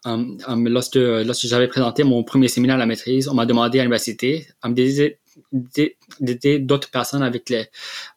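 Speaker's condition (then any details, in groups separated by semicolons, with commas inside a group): Stuttering; speech therapy in Quebec for 5 to 7 months; blocks, repetitions, stutters more when stressed or anxious, blocks on Zoom, barely able to answer; repeated sounds, repeated words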